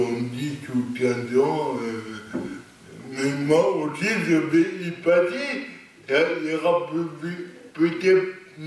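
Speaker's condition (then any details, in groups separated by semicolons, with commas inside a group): Cerebral palsy; lifelong, non-progressive; stable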